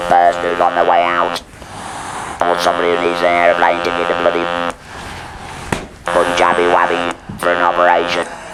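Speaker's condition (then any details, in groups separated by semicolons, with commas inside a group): Laryngeal cancer with laryngectomy; laryngeal squamous cell carcinoma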